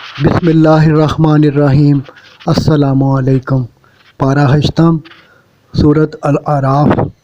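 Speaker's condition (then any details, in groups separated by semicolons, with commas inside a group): No condition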